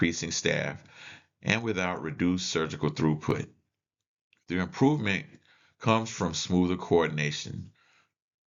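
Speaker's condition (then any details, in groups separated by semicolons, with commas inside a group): No condition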